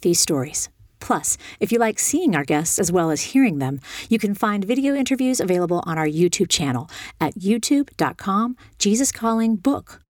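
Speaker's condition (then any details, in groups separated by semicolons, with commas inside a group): No condition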